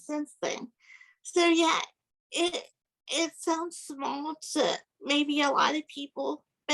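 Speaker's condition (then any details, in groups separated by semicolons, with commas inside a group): Cerebral palsy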